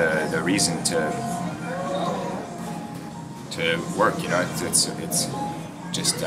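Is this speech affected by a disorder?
No.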